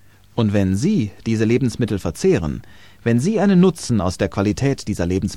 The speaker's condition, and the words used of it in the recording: None; typical speech.